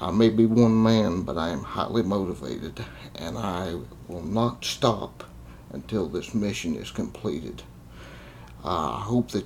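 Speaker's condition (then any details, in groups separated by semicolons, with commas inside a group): Cerebral palsy; confined to a wheelchair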